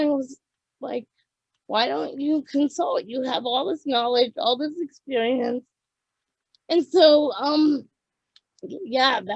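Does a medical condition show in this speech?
Yes: cerebral palsy; birth oxygen deprivation.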